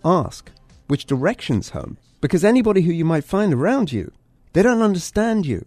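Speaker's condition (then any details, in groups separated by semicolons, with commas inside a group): No condition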